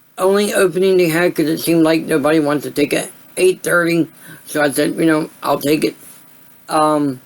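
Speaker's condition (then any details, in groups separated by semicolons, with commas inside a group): Cerebral palsy; voice sound affected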